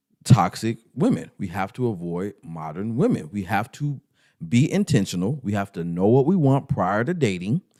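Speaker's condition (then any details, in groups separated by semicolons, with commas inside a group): No condition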